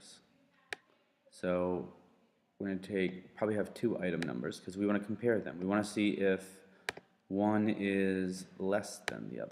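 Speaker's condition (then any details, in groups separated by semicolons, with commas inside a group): No condition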